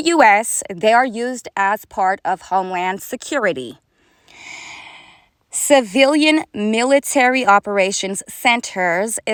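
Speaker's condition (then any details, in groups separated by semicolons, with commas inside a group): No condition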